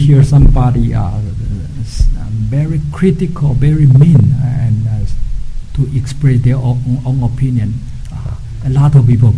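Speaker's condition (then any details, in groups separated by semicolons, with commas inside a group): No condition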